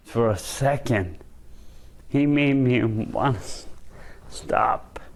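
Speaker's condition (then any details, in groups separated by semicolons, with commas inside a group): ALS; diagnosed a year ago; speech affected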